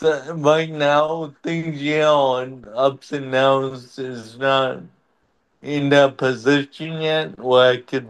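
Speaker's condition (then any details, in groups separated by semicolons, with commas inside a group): Cerebral palsy; wheelchair over the years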